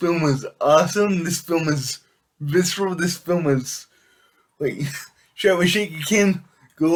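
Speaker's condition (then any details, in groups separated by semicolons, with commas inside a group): Cerebral palsy; affects all muscles; able to speak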